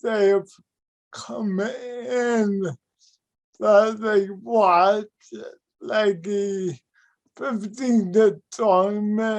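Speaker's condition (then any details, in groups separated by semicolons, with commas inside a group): Cerebral palsy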